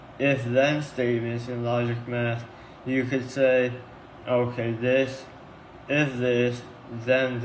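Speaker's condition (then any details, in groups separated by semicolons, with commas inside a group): Tongue cancer surgery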